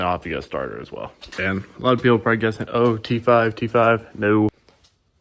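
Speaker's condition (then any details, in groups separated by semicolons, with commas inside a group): No condition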